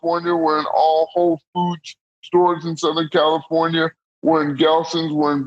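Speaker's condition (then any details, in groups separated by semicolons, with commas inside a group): Cerebral palsy; present from birth, wheelchair user; diagnosed age 2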